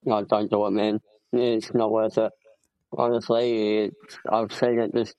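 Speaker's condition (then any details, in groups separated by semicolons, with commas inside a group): Cleft palate; congenital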